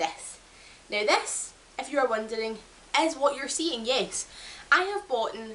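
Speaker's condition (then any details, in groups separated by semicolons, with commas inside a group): No condition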